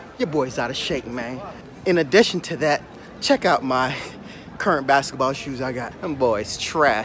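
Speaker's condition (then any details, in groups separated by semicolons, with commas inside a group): No condition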